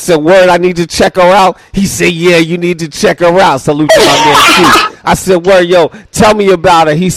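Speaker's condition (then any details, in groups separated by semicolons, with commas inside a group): No condition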